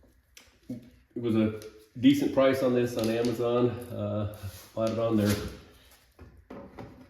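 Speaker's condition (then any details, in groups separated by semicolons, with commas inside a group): No condition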